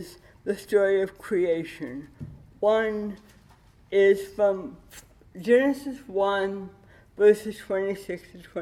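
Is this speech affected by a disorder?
Yes: cerebral palsy with dystonia.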